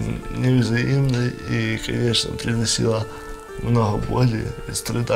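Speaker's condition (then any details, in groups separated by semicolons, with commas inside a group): Cerebral palsy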